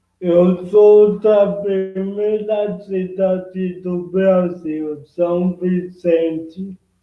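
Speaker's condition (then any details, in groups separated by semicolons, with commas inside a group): Cerebral palsy; present from birth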